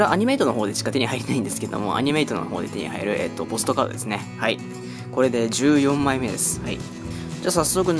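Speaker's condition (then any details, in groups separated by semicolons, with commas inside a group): No condition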